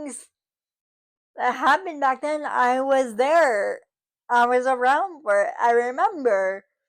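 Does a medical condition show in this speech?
Yes: cerebral palsy, spastic.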